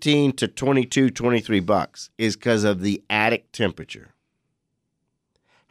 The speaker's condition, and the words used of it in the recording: None; typical speech.